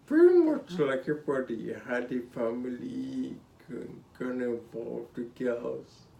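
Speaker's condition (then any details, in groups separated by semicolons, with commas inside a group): Spinocerebellar ataxia (sca7)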